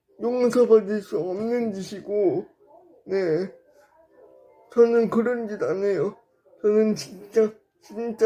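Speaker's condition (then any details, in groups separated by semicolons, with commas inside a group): Brain lesion disability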